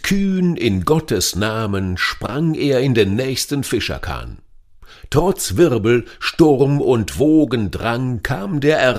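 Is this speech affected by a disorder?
No.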